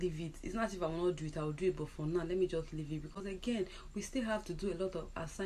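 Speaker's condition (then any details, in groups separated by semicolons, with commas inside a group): No condition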